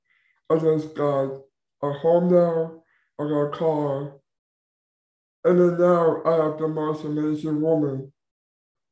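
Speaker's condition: Down syndrome; intellectual disability

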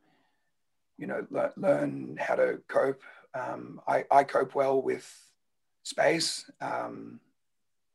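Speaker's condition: Laryngeal cancer; told in remission two weeks ago after radiotherapy to larynx, monthly checkups, age 28

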